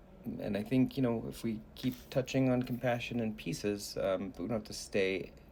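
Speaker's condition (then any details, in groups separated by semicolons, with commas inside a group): No condition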